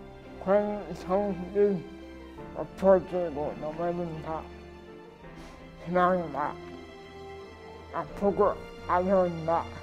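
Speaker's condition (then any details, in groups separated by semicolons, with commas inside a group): Brain lesion disability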